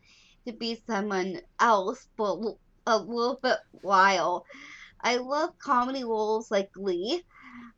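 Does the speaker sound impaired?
Yes: Down syndrome; lifelong, walked later than other children.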